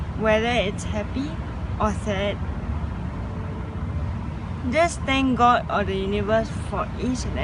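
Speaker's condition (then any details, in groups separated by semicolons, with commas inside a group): Cerebral palsy; present from birth; swallowing very hard in past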